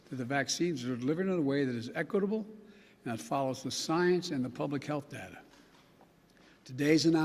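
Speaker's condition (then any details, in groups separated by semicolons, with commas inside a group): No condition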